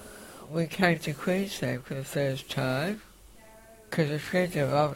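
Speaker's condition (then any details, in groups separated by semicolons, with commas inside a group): Facioscapulohumeral muscular dystrophy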